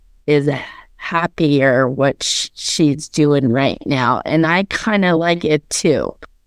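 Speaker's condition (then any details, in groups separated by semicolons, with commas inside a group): Aphasia; with apraxia; long found the word aphasia hard to say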